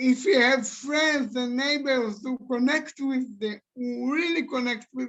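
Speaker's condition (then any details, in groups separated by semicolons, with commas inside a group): Cerebral palsy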